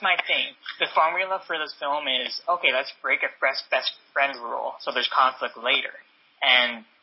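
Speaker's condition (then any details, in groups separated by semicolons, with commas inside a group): No condition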